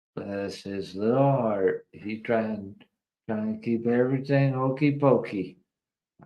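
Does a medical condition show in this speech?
Yes: ALS.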